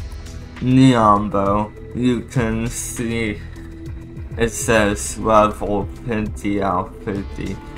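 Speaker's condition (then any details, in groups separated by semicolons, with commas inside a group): Cerebral palsy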